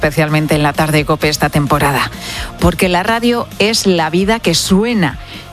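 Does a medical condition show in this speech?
No.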